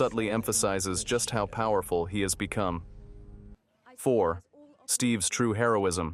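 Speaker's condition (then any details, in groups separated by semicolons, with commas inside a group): No condition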